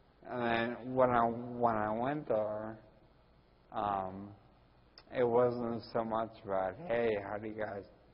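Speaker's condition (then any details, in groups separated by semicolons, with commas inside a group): Ataxia; Friedreich's ataxia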